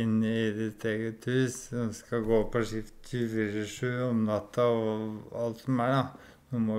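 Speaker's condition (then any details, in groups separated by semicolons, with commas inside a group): ALS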